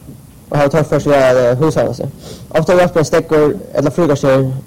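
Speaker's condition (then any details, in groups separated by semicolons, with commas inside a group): No condition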